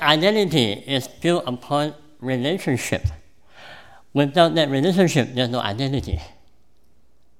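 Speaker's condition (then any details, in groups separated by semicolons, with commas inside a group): Cleft palate; congenital cleft palate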